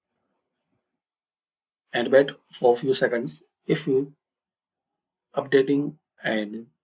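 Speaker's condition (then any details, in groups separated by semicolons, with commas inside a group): No condition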